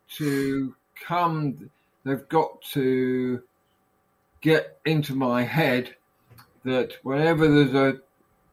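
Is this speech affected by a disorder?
Yes: aphasia after stroke; stroke after operation led by Professor Linda Hands, relearned walking and speaking; cannot talk properly, thoughts intact but words come out wrong.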